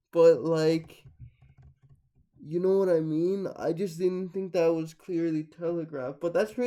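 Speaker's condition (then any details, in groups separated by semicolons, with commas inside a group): Cerebral palsy, mixed, mild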